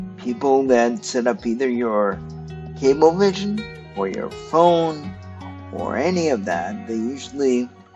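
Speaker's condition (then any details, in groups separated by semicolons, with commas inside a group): Cerebral palsy; stiff muscles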